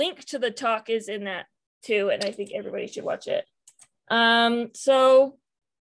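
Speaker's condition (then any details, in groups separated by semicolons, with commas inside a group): No condition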